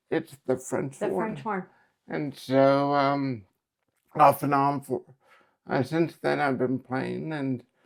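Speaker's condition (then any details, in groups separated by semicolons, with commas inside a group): Cerebral palsy; affects right side, right hand and leg; since birth; speech affected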